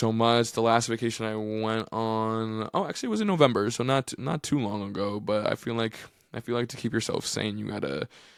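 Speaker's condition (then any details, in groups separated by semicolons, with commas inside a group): No condition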